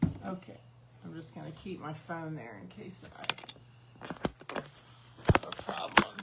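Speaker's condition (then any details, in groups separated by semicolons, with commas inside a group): No condition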